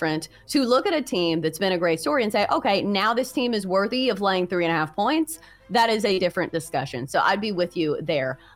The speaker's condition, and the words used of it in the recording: None; typical speech.